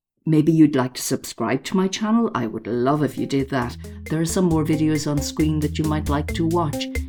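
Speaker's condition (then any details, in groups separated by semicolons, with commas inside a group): No condition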